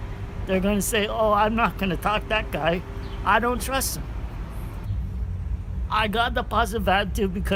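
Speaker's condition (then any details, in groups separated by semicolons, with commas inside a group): Cerebral palsy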